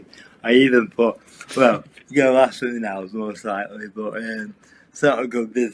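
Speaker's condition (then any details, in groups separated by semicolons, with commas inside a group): Cerebral palsy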